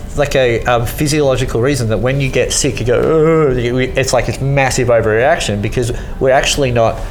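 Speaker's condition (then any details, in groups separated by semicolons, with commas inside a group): Cleft lip and palate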